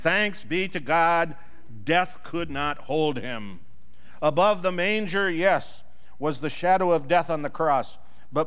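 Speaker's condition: No condition

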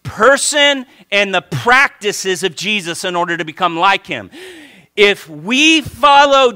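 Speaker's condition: No condition

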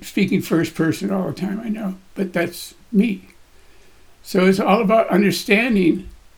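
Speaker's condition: Parkinson's disease; Parkinson's disease at age 76 to 77, body tremor, shaking stops when holding heavy weights; voice shakes

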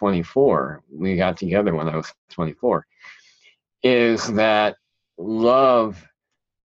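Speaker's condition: Cleft palate; present since childhood

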